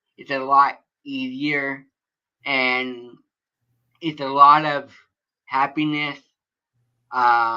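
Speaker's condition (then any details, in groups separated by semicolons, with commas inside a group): Cerebral palsy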